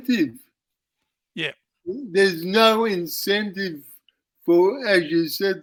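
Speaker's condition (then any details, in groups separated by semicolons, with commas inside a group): Cerebral palsy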